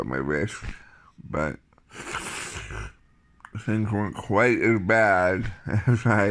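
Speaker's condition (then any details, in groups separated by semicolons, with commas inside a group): Tongue cancer surgery, tongue graft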